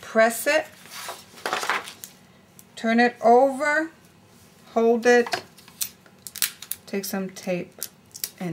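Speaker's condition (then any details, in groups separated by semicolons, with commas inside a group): No condition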